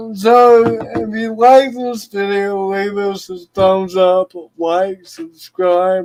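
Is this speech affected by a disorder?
Yes: cerebral palsy.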